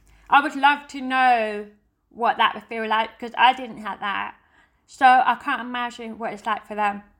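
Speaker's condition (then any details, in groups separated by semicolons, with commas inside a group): Deafness; heavy metal rock indistinct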